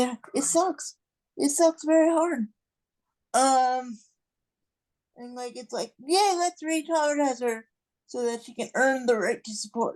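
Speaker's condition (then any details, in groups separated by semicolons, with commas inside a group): Cerebral palsy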